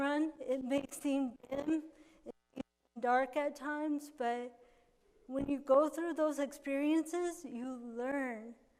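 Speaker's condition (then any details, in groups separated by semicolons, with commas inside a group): Cerebral palsy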